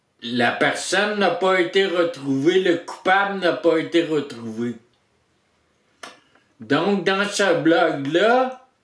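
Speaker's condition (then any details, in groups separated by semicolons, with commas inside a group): Traumatic brain injury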